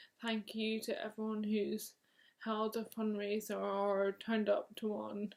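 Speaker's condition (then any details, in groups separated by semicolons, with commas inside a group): Motor neurone disease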